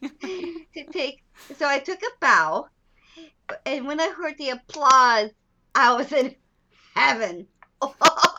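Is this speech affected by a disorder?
Yes: Down syndrome; lifelong, walked later than other children.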